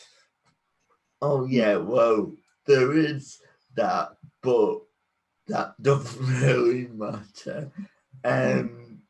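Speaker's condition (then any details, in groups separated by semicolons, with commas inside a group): Cerebral palsy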